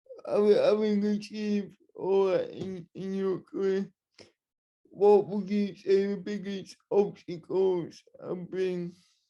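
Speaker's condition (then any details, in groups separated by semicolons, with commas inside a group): Cerebral palsy, spastic and dyskinetic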